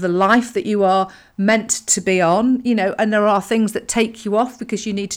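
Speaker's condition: No condition

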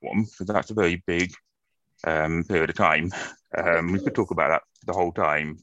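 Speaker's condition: Profound deafness, acquired from meningitis

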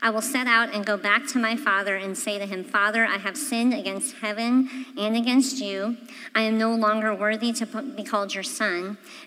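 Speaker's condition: Cleft palate; congenital

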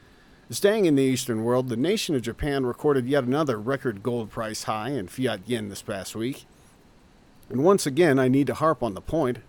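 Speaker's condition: No condition

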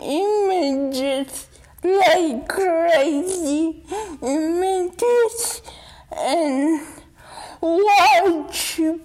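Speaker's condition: Dystonia; wheelchair user

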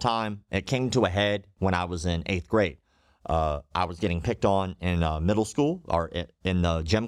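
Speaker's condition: Cleft lip and palate

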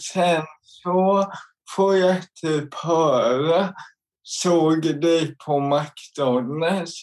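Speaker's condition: Cerebral palsy; visible disability

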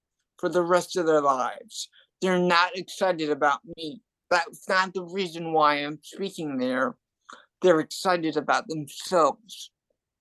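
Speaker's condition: Cerebral palsy and hearing loss; hearing loss from birth

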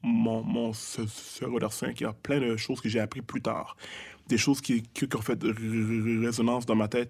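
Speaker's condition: Stuttering; childhood-onset stuttering, thought autistic as young child, spoke Creole, English and French mixed, fluent when rapping since teens; stuttering noticeable during this interview, as he points out himself, audible repetitions; stutters in conversation, strings syllables together very fast without stopping or tripping; repeated sounds, repeated words

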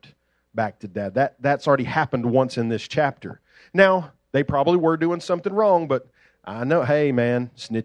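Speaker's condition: No condition

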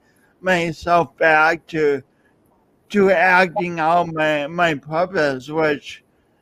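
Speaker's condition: Speech impediment; since birth, born a few weeks early

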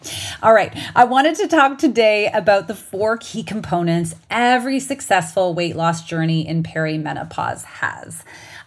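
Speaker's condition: No condition

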